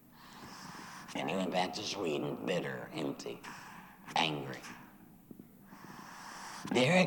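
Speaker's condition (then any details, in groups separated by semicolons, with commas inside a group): Laryngectomy after throat cancer; recurred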